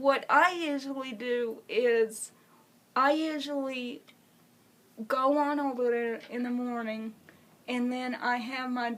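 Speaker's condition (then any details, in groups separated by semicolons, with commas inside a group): Cerebral palsy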